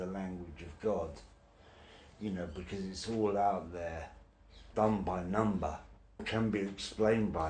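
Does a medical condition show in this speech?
Yes: brain injury.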